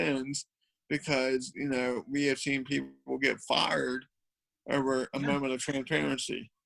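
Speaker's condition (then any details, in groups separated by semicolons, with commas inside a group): Cerebral palsy; from birth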